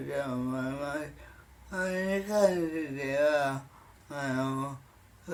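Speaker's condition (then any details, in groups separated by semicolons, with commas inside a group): Cerebral palsy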